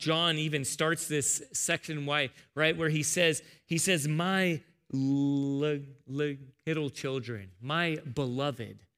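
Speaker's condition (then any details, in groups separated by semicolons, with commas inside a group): Stutter; speech impediment since upbringing; disclosed mid-sermon; repeated sounds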